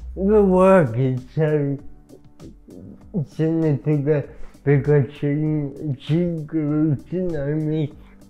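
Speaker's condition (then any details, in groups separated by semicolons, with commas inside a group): Cerebral palsy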